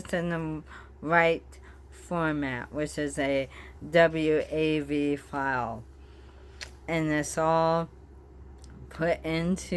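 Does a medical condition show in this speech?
Yes: bulbar ALS, bulbar onset; still speaks.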